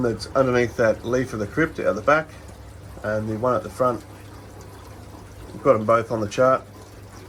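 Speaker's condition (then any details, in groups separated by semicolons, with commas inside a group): No condition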